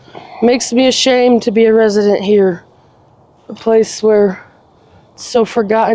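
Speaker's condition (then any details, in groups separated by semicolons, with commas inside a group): No condition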